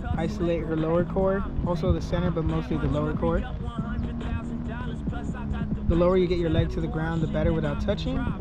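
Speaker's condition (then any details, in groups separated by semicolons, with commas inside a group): No condition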